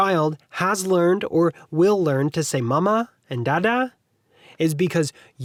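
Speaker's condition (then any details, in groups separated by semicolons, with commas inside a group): No condition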